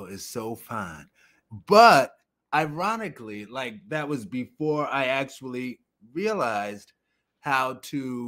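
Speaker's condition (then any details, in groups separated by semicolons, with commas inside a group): No condition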